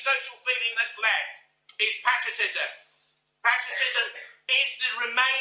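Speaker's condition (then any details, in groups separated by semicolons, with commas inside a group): No condition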